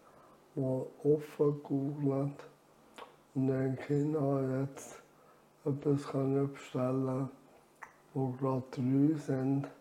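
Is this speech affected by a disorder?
Yes: ALS; reduced air makes talking effortful.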